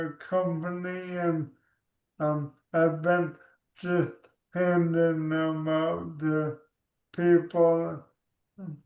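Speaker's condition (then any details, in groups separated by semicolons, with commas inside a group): ALS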